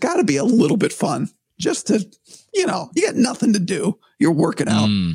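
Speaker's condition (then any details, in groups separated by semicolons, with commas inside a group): Vocal cord surgery; vocal cord problem, not uncommon, long search for diagnosis, vocal cord surgery by ear nose and throat surgeon; voice compromised, objectively worse than usual, unsure if voice returns to 100%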